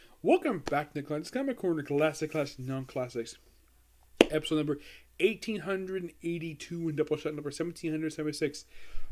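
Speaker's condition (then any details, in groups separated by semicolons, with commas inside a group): No condition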